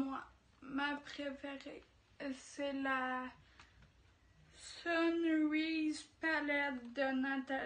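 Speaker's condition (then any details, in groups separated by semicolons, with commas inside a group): Ataxia; degenerative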